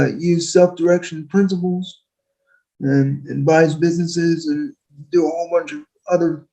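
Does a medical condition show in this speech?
Yes: quadriplegic cerebral palsy; quadriplegic form, permanent wheelchair user; describes self as very well spoken.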